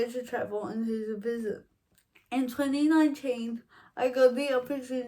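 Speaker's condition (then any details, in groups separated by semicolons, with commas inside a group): Cerebral palsy, mild; affects walking and speech, dribbling, falls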